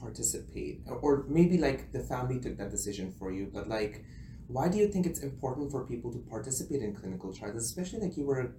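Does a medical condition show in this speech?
No.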